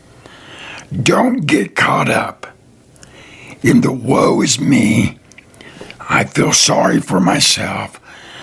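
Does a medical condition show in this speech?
Yes: throat cancer survivor; tracheostomy tube.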